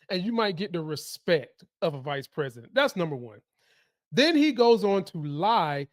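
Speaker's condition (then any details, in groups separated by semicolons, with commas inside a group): No condition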